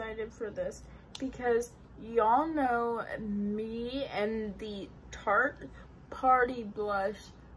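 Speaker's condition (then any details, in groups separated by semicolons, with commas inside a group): Cerebral palsy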